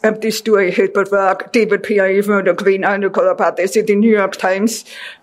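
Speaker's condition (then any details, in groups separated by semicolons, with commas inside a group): Deafness; deaf since childhood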